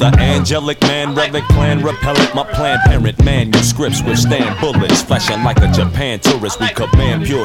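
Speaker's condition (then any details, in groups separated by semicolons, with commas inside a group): No condition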